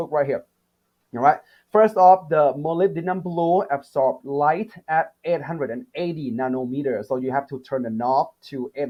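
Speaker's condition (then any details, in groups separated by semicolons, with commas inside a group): No condition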